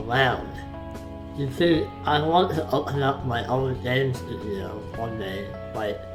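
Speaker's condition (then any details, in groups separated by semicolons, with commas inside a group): Facial palsy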